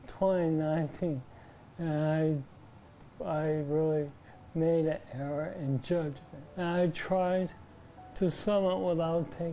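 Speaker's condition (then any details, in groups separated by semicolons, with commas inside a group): Parkinson's disease; strong voice, sings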